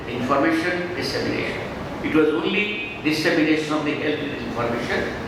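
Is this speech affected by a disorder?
No.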